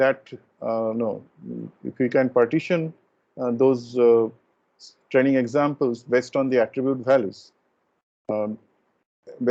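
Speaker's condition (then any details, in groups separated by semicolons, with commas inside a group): No condition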